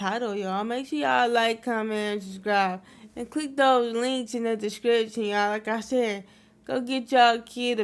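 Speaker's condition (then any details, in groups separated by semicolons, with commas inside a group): Cerebral palsy; wheelchair user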